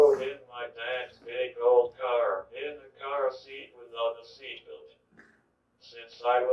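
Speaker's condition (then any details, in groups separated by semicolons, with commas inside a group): Cerebral palsy; from birth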